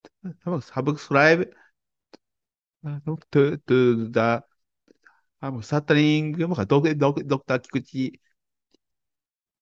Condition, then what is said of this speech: Stuttering. I'm still a lot. I don't speak. I don't think I'm speaking fluently in public is